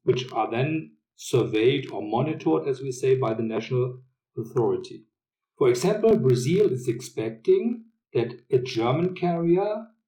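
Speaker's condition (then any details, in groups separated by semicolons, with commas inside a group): No condition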